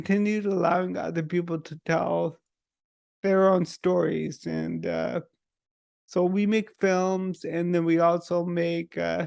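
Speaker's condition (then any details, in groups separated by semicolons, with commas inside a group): Multiple sclerosis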